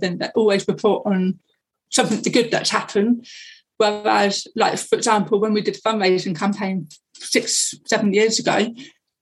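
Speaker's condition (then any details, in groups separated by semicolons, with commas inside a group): Deafness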